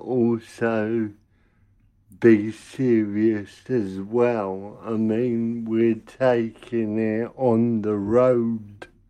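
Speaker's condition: Cerebral palsy; congenital

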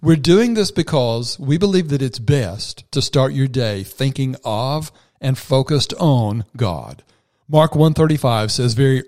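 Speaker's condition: No condition

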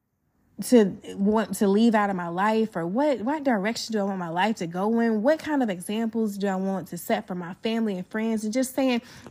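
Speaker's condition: No condition

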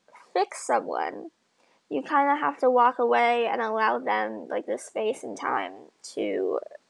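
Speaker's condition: Bilateral cleft lip and palate; from birth

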